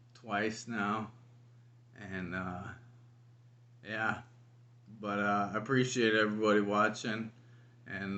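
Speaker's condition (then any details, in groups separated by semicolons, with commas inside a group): ALS; about 19 months since diagnosis, needs bathroom help; very slow voice, slowing a lot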